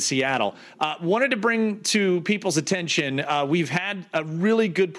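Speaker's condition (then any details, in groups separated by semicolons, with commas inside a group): No condition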